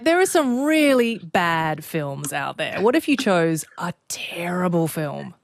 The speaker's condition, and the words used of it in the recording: None; typical speech.